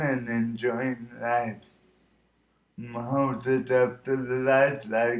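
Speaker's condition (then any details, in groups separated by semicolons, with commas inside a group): Cerebral palsy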